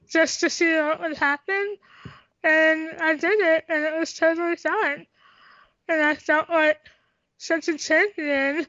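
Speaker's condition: Tracheostomy; congenital cystic hygroma of head and neck, cysts in airway and esophagus

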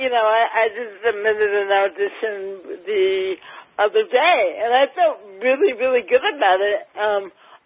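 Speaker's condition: Cerebral palsy, mild; mildly affects speech

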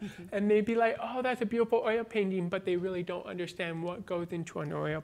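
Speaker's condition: Born deaf, cochlear implant

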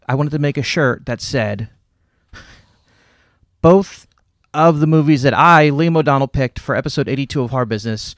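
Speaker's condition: No condition

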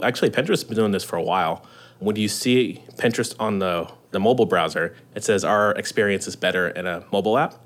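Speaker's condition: No condition

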